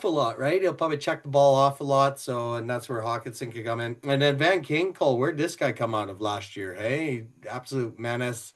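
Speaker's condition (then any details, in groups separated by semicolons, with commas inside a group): No condition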